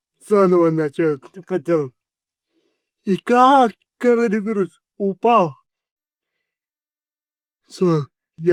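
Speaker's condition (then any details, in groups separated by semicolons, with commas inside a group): Cerebral palsy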